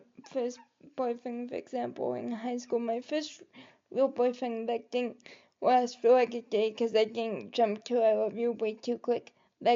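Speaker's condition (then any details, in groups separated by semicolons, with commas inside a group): Cerebral palsy; able to articulate and speak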